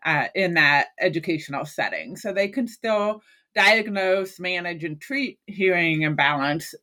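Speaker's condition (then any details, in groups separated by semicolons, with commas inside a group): Hearing loss; lifelong hearing loss since childhood, hearing aid and cochlear implant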